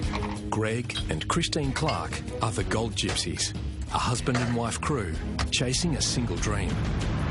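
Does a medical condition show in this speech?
No.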